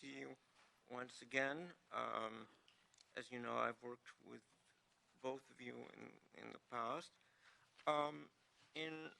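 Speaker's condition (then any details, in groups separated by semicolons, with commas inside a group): Cerebral palsy; needs ramps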